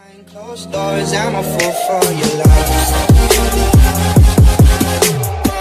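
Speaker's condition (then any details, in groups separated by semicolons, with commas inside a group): No condition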